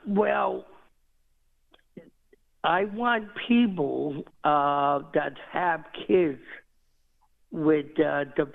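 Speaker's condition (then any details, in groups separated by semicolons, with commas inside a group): Cerebral palsy; later learned to walk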